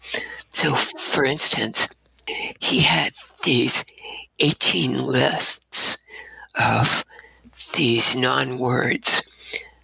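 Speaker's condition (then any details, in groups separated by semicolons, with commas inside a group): Abductor spasmodic dysphonia; breathy voice, staccato speaking style, shaky tremor when syllables lengthened, voice worse during university years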